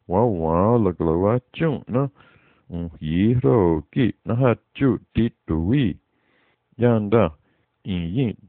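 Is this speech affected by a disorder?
No.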